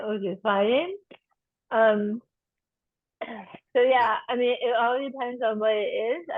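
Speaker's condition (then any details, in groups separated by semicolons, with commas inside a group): Tongue cancer surgery and reconstruction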